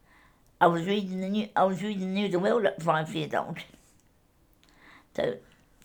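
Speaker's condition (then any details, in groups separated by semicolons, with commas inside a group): Cerebral palsy; diagnosed in early life, doctor told mother straight away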